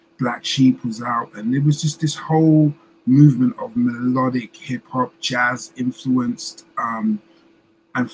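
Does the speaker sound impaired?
No.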